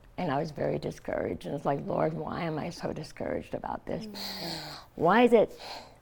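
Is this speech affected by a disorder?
Yes: tracheostomy after throat cancer; stage four epiglottis cancer, tumor surgery, chemo and radiation, airway closed, trach placed, partial tongue removal; breathes through throat hole, speaks by covering hole with thumb, some slurring from tongue surgery.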